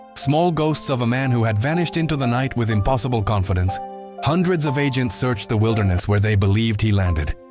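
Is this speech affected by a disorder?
No.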